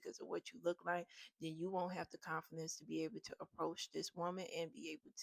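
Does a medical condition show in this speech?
No.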